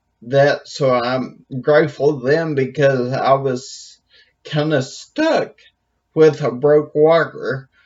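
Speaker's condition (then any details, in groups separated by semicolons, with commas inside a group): Brain injury; speech affected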